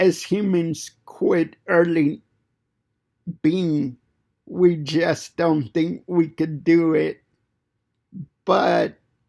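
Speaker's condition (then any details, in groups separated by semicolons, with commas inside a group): Cerebral palsy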